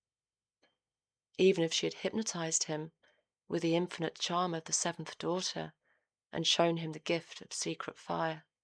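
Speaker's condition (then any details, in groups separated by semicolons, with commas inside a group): No condition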